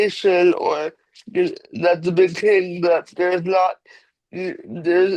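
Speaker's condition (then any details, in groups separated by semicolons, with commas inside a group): Cerebral palsy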